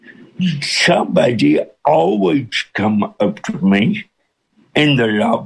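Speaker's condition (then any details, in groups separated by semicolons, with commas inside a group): Cerebral palsy with speech impediment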